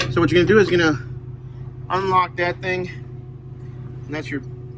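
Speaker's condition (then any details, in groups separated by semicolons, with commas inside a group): No condition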